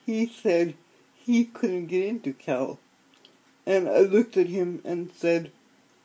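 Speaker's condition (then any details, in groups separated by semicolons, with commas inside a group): Cerebral palsy; speech improved naturally through talking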